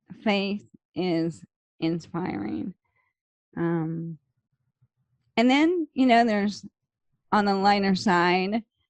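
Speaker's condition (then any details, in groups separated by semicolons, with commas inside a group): ALS; slow progressing form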